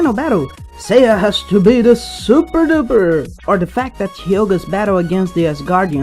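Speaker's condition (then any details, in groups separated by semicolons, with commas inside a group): No condition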